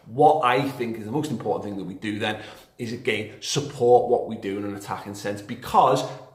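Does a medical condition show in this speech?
No.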